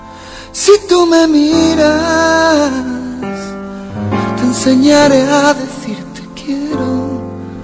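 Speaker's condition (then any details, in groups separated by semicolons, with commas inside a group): No condition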